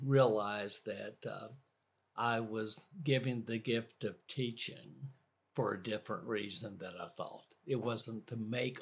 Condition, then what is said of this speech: Aphasia. I taught myself to talk frontwards, backwards in the last 4 years.